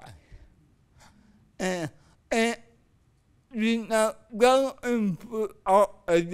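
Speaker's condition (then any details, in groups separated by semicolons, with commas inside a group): Cerebral palsy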